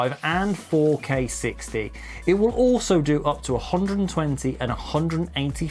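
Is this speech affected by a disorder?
No.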